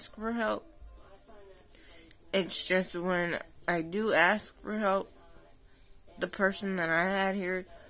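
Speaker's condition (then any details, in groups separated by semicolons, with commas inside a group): Cerebral palsy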